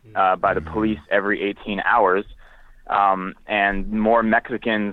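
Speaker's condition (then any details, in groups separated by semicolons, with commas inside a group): No condition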